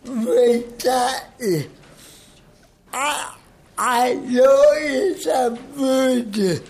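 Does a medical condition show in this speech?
Yes: cerebral palsy.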